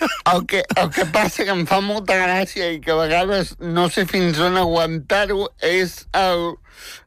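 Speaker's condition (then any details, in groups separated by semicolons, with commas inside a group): Spastic tetraplegic cerebral palsy; from birth, twin embryo died in complex pregnancy, premature, wheelchair user, much physiotherapy; aged 26, no further improvement expected; very talkative since age 3, worked hard to make people understand speech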